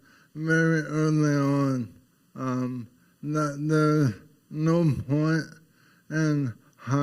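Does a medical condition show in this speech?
Yes: ALS; terminal; voice changed, uses AI voice from early recordings.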